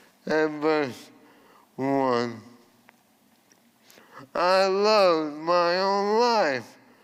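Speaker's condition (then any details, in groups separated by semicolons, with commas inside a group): ALS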